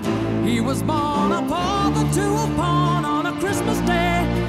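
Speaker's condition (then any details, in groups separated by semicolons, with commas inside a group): No condition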